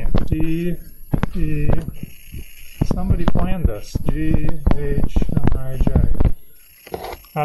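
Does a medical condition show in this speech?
No.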